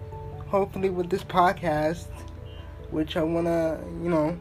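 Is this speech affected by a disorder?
Yes: cerebral palsy; physical disability, uses wheelchair, unable to walk.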